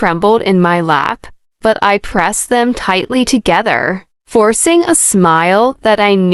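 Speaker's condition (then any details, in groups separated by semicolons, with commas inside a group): No condition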